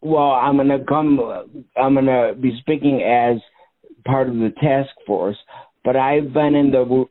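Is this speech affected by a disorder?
Yes: cerebral palsy.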